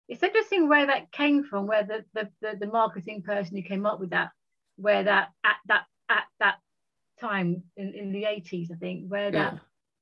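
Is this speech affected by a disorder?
Yes: stammer; runs in family, father also stammers; variable, bad days when wearing a mask is impossible; sudden blocks on words, repeats until understood, slow to answer questions, worse with senior people; here repeated words.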